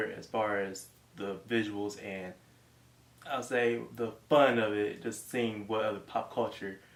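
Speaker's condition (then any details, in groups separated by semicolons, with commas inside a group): No condition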